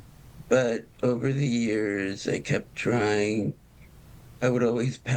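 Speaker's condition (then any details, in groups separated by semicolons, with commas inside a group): Parkinson's disease; early-onset form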